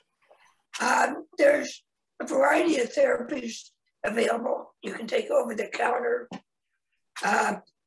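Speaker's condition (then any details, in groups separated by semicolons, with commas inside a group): Laryngectomy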